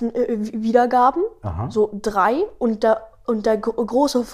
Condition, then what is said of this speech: Stuttering. Obwohl ich wenn ich langsamer sprechen würde, besser sprechen würde.